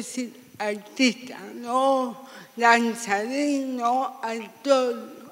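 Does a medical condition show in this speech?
Yes: severe cerebral palsy.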